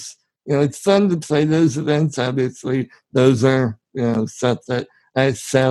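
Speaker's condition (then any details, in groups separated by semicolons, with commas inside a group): Spinal muscular atrophy; genetic, from birth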